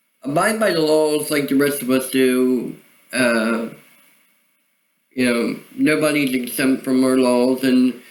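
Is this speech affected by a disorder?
Yes: cerebral palsy; voice sound affected.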